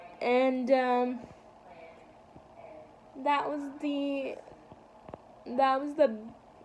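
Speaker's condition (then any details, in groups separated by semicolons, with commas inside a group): Cerebral palsy, spastic quadriplegic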